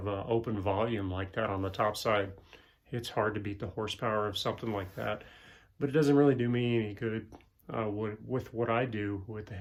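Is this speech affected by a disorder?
No.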